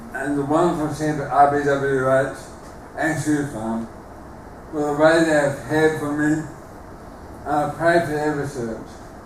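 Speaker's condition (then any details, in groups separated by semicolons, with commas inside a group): Motor neuron disease; terminal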